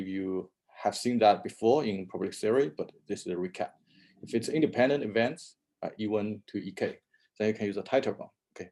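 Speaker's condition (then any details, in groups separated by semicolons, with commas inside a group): No condition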